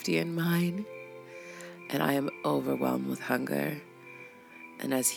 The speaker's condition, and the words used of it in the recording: None; typical speech.